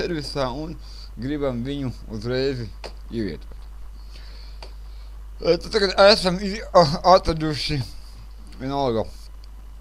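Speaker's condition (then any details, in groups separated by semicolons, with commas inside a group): Cerebral palsy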